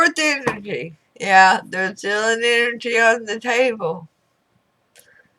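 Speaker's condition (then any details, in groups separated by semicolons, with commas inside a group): Throat cancer radiation damage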